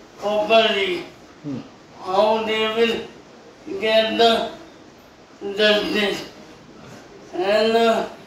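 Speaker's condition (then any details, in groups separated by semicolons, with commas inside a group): Cerebral palsy; slurred at times, cannot speak louder, uses microphone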